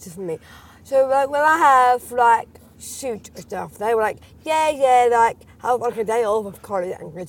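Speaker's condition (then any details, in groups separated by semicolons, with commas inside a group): Down syndrome; early prognosis of possibly never walking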